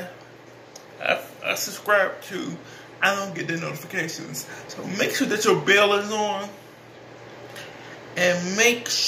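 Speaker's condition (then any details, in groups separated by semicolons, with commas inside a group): Cerebral palsy; speech is not the best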